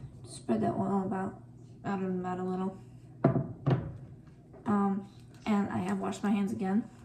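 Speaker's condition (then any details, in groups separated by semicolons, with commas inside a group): No condition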